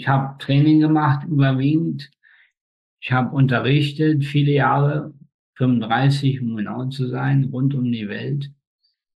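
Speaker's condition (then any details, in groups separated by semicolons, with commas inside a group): Spastic tetraparesis; all four limbs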